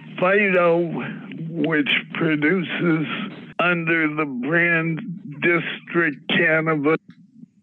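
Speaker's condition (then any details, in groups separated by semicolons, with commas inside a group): Parkinson's disease; preferred by tincture dropper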